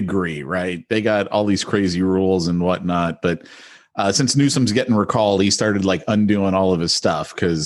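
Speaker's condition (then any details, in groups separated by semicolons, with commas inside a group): No condition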